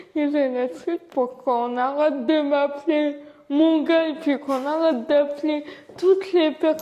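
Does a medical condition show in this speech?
Yes: cerebral palsy; from birth, uses wheelchair.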